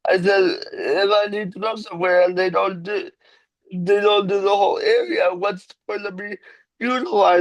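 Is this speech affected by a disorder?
Yes: cerebral palsy.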